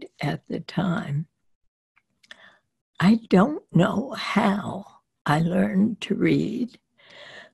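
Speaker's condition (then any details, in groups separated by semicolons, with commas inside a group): Spasmodic dysphonia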